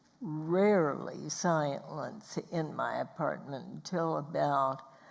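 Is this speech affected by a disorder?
Yes: spasmodic dysphonia.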